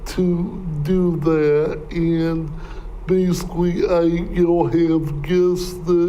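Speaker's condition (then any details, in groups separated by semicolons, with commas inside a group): Cerebral palsy; speech impairment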